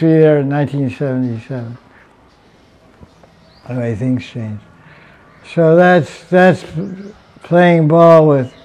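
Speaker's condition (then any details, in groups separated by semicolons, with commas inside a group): Deafness; self-reported; fluent spoken lecture, reads translations aloud, relies on audience feedback for volume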